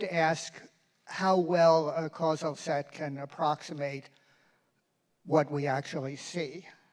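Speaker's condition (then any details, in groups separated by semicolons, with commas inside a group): No condition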